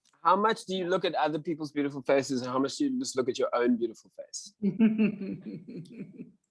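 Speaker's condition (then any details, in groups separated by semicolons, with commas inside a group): No condition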